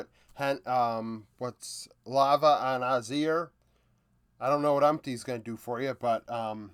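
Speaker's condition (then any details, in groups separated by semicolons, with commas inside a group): No condition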